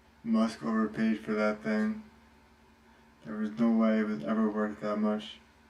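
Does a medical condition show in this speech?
Yes: cerebral palsy, spastic.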